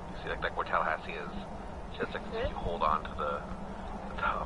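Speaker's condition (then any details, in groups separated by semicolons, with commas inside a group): No condition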